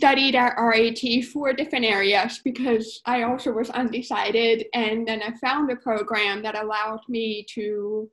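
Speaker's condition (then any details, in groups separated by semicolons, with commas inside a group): Profound deafness, cochlear implant, congenital profound hearing loss; born deaf, some cochlear hair cells left but insufficient, cochlear implant chosen by doctor father; speech developed through one-on-one training by mother, a former language teacher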